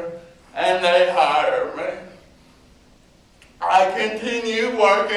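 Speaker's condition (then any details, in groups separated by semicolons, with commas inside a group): Cerebral palsy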